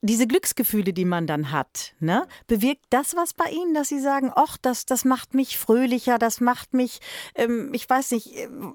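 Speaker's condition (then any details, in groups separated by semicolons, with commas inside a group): No condition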